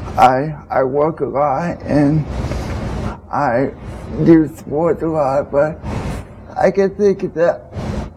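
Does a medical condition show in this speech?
Yes: cerebral palsy; congenital, since birth, told at early age would never talk or use bathroom; rides in specialized wheelchair pushed by brother Brent, kayak towed by Brent, 300-pound tandem bicycle; early prediction of no speech, now speaks in interview.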